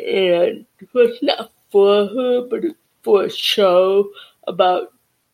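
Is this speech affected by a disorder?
Yes: deafness.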